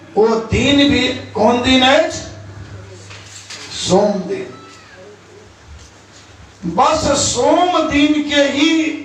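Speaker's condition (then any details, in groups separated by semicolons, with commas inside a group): No condition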